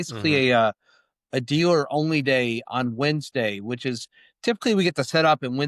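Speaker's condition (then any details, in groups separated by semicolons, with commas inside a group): No condition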